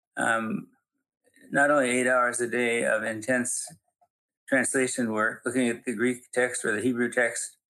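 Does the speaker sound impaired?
Yes: Parkinson's; handwriting difficult, typing less accurate, things slower, still able to function.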